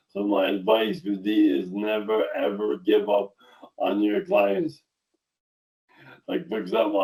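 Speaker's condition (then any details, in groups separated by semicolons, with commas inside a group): Diffuse axonal brain injury; initially not expected to speak or eat, speech therapy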